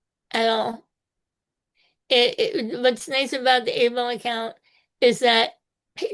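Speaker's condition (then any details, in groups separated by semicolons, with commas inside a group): Spinal muscular atrophy type two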